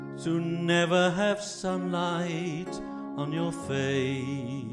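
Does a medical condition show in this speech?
No.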